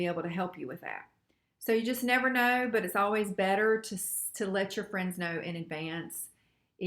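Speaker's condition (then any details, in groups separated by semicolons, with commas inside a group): No condition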